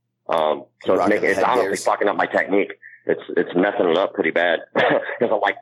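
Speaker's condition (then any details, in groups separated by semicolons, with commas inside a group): Cleft palate; congenital cleft palate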